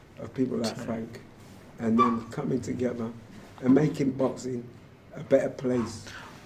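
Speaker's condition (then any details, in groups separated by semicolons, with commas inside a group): Motor neurone disease; affects muscles and nervous system; rapid progression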